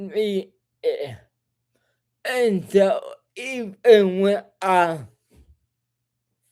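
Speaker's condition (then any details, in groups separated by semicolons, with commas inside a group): Cerebral palsy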